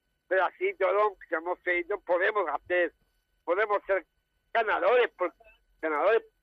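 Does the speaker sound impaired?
Yes: Down syndrome; genetic, extra chromosome.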